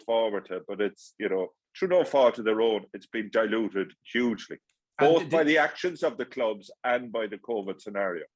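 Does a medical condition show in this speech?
No.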